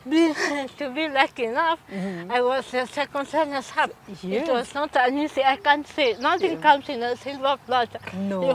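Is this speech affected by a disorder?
Yes: cerebral palsy; from birth.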